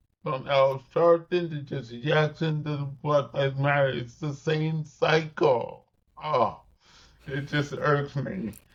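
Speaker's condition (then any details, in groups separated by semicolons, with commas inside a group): Cerebral palsy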